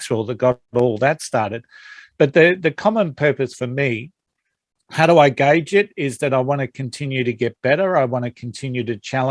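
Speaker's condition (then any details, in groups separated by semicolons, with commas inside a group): No condition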